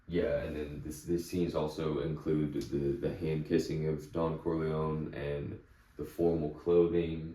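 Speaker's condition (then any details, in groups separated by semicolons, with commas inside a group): No condition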